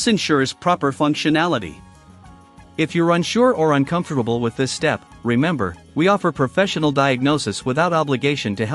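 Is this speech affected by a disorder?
No.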